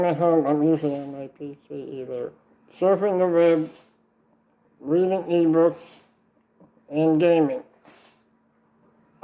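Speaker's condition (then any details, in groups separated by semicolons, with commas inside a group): Duchenne muscular dystrophy; since birth, most of body, tracheostomy, G-tube feeding; cannot use arms, ventilator-dependent, severely weakened respiration; very limited chewing and swallowing, still eats by mouth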